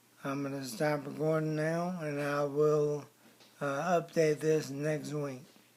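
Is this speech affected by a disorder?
Yes: ALS, bulbar onset; constant slurred speech, hard to communicate.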